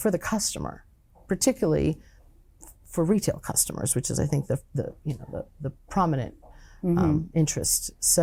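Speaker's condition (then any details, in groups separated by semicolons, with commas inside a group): No condition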